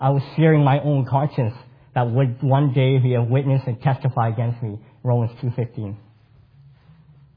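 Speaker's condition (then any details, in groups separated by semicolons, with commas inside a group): Cleft palate; multiple surgeries with long hospital stays in childhood in 80s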